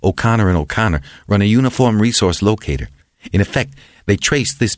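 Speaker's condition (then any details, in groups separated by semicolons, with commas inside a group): No condition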